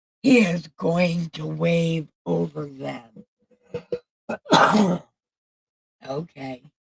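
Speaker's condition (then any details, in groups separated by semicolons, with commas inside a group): Brain injury; right side numb including tongue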